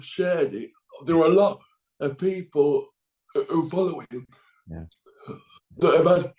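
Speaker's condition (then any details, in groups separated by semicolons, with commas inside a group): Cerebral palsy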